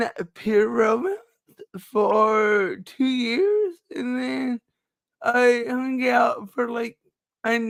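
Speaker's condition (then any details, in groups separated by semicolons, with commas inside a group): Cerebral palsy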